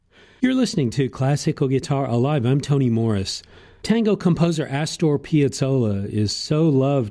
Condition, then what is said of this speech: None; typical speech.